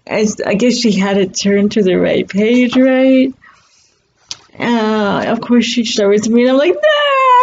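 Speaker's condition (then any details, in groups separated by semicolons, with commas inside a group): Cerebral palsy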